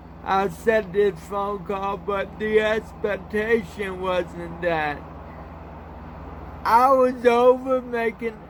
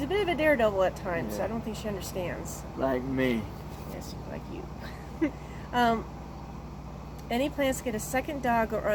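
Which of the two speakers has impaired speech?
The first: cerebral palsy; speech impairment, effortful words, abbreviations come out clearer.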